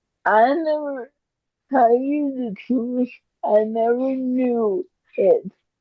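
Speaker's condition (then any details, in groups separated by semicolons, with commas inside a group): Cerebral palsy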